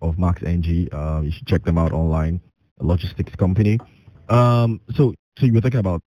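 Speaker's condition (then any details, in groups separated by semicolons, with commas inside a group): No condition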